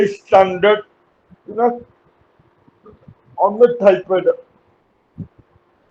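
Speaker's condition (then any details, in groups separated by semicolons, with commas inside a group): Cerebral palsy; uses wheelchair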